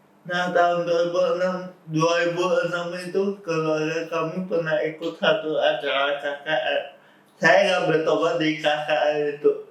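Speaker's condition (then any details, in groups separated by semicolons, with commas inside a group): Cerebral palsy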